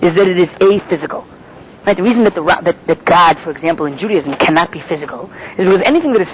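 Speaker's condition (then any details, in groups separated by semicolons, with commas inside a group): No condition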